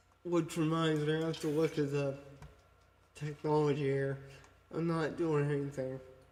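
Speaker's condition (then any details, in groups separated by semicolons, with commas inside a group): Cerebral palsy; only one hand usable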